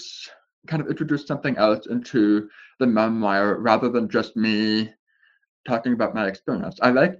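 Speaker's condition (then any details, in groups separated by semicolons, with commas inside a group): Deafness with speech impediment; born deaf, years of speech therapy, cannot really hear voices in interviews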